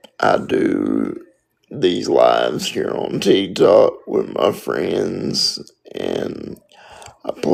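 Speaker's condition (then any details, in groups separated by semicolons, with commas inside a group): Spastic quadriplegic cerebral palsy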